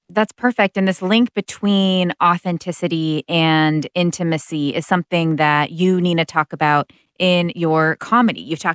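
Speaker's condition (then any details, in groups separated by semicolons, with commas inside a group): No condition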